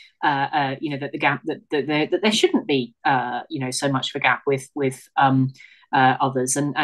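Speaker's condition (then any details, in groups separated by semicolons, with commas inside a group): No condition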